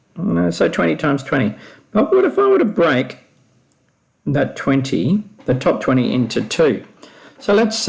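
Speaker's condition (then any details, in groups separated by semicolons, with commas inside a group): No condition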